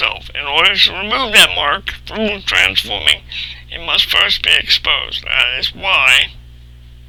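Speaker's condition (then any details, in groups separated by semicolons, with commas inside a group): Cerebral palsy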